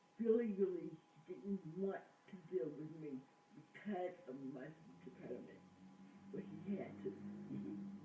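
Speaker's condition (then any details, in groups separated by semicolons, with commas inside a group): Cerebral palsy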